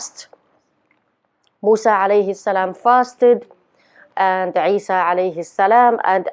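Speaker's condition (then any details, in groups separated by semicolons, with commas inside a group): No condition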